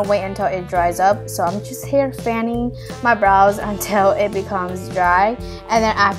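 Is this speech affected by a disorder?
No.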